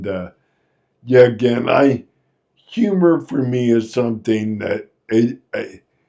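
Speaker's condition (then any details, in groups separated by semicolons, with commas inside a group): Friedreich's ataxia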